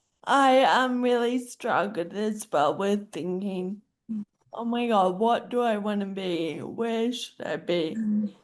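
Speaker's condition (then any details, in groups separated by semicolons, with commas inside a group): Friedreich's ataxia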